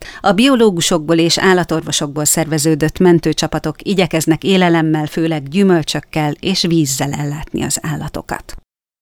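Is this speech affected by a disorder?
No.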